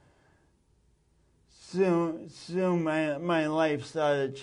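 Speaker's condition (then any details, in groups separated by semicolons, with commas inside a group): Speech impediment from birth oxygen loss; distinguished one-of-a-kind unique accent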